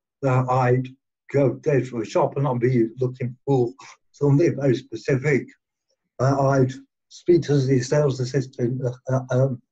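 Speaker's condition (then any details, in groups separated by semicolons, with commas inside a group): Cerebral palsy; present from birth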